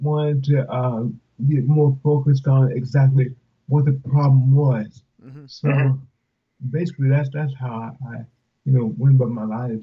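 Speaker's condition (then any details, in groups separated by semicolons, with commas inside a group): Cerebral palsy; affects speech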